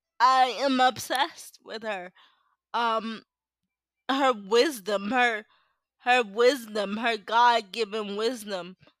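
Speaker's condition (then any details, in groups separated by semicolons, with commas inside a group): Cerebral palsy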